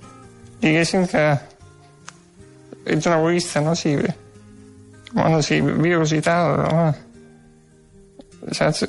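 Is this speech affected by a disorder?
Yes: Duchenne muscular dystrophy; progressive loss of strength, wheelchair user.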